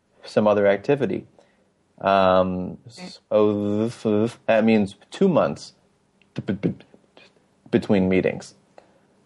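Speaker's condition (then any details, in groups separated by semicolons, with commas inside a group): Stuttering; formerly on receiving end of stuttering support groups, NSA local chapters; talks more freely about and advertises stuttering, less ashamed since joining Stutter Social hangouts; prolonged sounds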